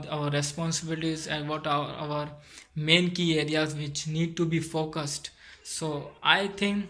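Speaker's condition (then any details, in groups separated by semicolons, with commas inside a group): No condition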